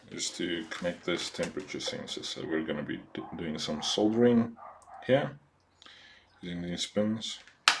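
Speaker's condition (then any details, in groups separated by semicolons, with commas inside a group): No condition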